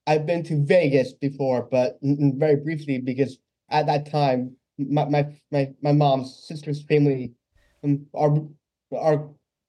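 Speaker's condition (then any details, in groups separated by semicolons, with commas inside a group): Down syndrome; congenital, lifelong; age 26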